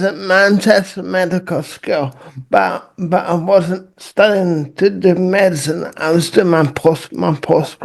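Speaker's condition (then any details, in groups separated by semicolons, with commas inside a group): Cerebral palsy; walking always difficult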